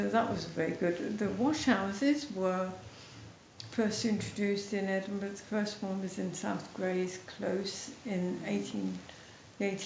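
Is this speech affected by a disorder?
Yes: MND, mild; speech slightly affected.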